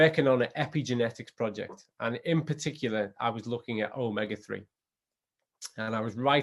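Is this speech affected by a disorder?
No.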